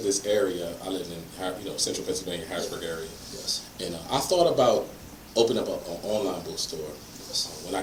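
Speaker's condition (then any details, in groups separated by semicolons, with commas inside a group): No condition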